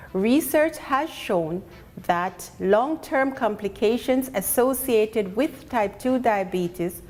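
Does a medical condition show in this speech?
No.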